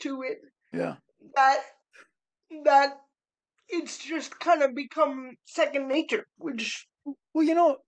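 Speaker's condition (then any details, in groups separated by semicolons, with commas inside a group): Cerebral palsy; spastic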